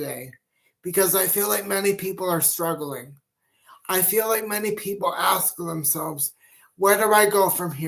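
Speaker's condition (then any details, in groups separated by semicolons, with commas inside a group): Cerebral palsy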